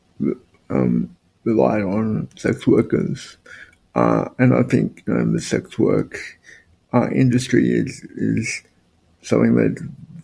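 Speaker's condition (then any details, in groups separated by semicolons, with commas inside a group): Spastic quadriplegic cerebral palsy; no intellectual component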